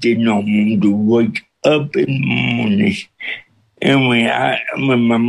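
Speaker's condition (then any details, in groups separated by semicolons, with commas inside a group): Cerebral palsy with speech impediment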